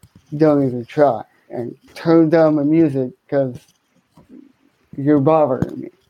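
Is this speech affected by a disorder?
Yes: cerebral palsy; congenital, left-sided hemiplegia, affects left side, speech and coordination, left hand most affected; speech impediment, had to step up speech.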